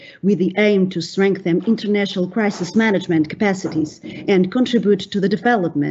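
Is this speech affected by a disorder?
No.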